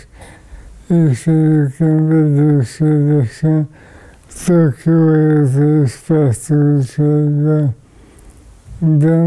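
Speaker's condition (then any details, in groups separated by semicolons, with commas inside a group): ALS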